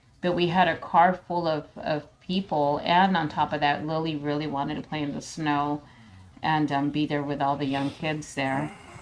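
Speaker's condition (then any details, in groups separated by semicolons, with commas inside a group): No condition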